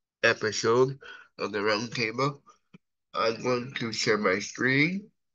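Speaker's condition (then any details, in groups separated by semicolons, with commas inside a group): Cerebral palsy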